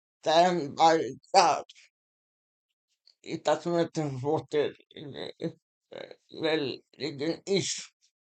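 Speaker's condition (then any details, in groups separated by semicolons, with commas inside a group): Muscular Parkinson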